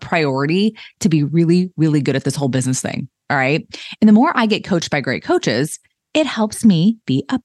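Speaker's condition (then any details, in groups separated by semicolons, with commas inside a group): No condition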